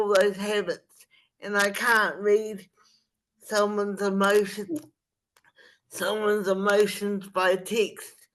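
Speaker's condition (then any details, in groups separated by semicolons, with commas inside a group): Spastic cerebral palsy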